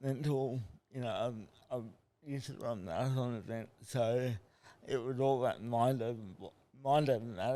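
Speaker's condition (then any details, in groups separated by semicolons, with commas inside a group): Cerebral palsy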